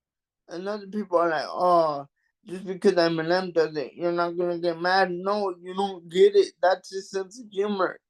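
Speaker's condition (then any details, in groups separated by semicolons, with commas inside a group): Cerebral palsy; mild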